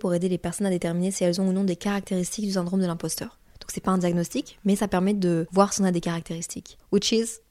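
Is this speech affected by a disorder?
No.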